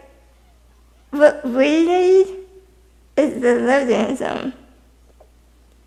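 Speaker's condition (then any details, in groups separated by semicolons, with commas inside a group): Spinal muscular atrophy type 2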